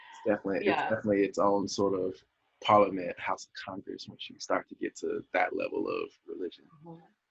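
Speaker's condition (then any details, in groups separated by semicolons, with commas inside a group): No condition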